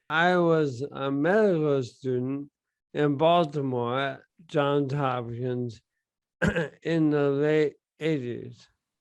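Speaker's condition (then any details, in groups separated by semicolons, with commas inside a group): Bulbar onset ALS; diagnosed within past year; mainly affects speech and swallowing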